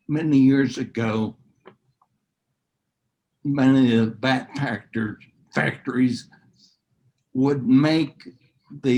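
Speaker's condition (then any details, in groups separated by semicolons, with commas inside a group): Neurological disease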